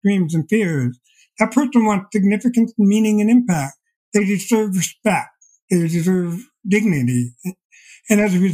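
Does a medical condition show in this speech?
Yes: deafblindness; progressive.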